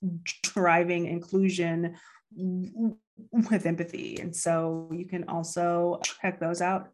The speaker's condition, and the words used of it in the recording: Stuttering. I have days when I'm, you know, very fluent, and then days when I'm not.